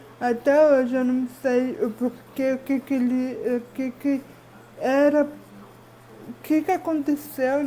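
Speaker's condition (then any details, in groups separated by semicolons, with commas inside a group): Cerebral palsy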